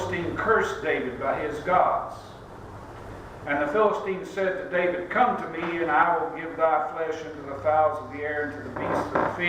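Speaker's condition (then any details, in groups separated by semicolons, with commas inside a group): No condition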